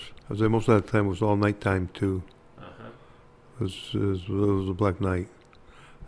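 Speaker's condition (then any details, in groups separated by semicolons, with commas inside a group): Parkinson's disease; hard time talking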